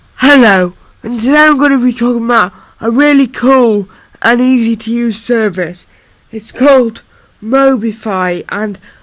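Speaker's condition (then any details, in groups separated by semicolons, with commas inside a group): Cerebral palsy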